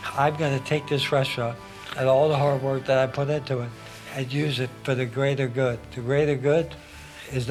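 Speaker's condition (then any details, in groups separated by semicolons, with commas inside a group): ALS; hands affected; uses wheelchair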